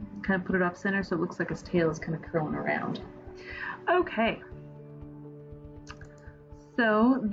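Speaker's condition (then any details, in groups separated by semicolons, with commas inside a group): No condition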